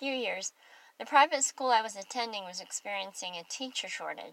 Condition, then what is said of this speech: Cleft palate. When my orthodontist gave me a partial that contained two acrylic teeth, the partial closed the hole as long as I was wearing the device.